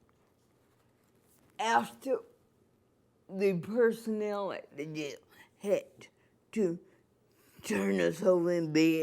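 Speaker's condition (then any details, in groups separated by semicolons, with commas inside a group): Cerebral palsy; cerebral palsy, from birth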